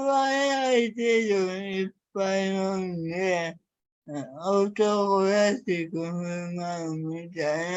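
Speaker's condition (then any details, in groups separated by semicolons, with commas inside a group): Cerebral palsy; severe, uses a wheelchair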